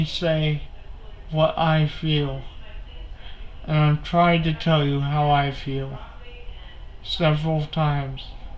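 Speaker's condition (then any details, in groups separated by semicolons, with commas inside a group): Cerebral palsy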